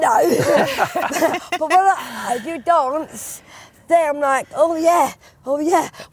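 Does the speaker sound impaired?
Yes: Down syndrome; Down syndrome from birth, early prognosis of possibly never walking, talking or living independently.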